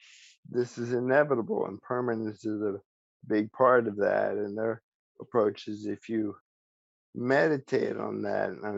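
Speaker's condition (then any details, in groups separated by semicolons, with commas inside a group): ALS; speech still preserved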